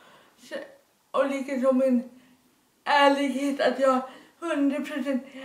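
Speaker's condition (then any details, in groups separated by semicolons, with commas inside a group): Dyskinetic cerebral palsy; dyskinetic form, severe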